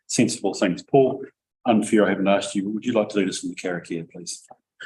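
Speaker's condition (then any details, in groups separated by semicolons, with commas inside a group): No condition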